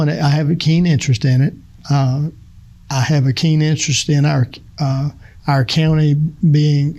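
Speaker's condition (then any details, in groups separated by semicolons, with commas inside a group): No condition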